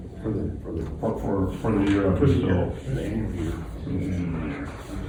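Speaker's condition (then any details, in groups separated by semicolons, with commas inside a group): No condition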